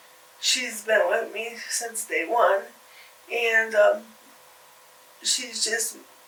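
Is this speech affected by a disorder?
Yes: cerebral palsy; from birth.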